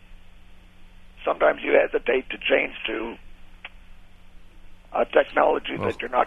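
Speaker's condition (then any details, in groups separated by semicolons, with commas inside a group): Tracheotomy; polio at age 13, paralysed and unable to breathe within 24 hours, formerly in iron lung; still uses a different kind of respirator, machine assists breathing in; can only talk when respirator allows, speaks while breathing out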